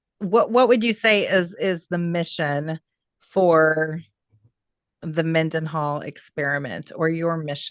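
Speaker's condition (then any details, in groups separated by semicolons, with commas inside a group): No condition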